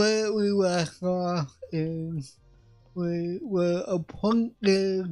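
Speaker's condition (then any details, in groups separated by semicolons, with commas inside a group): Cerebral palsy; affects voice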